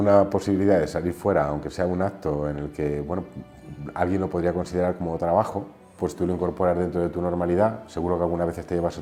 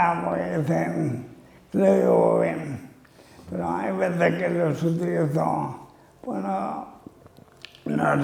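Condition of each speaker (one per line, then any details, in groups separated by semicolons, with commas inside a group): No condition
Amyotrophic lateral sclerosis (ela); slow-progressing form; diagnosed eight and a half years ago, at 38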